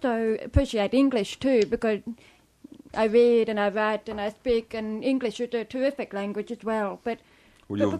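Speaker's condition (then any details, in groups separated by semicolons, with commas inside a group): Deafness; no auditory memory or auditory skill, visually oriented, English first language, also signs Auslan; speaks English in own voice, not through interpreter; prefers sign language most of the time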